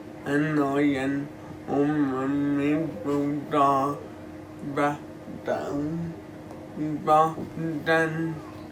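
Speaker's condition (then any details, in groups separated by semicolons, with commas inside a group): Cerebral palsy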